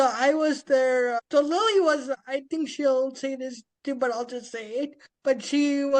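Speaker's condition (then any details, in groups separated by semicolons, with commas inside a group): Spastic quadriplegic cerebral palsy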